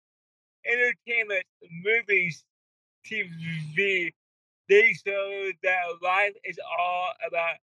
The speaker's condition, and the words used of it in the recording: Cerebral palsy. So this is the time of the podcast where people speed up the podcast because I talk really slow.